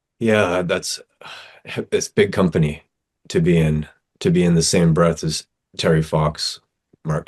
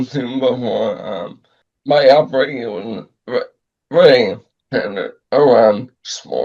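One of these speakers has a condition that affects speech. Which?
The second: ALS; about two years since onset.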